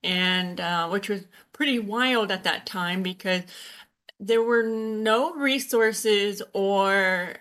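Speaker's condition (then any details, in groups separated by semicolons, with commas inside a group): Usher syndrome, born deaf; diagnosed at 19, retinitis pigmentosa, night blindness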